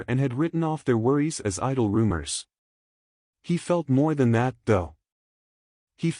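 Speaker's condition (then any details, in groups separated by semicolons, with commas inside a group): No condition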